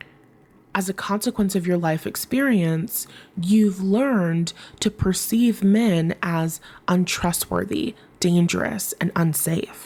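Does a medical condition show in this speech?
No.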